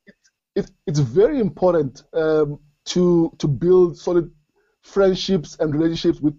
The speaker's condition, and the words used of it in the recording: Stuttering. As you listen to him talk, you can actually hear him battle with the starter.